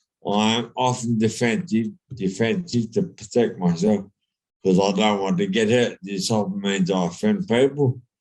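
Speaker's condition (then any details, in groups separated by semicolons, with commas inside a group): Brain injury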